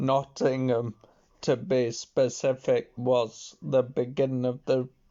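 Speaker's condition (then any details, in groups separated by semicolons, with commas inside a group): Multiple sclerosis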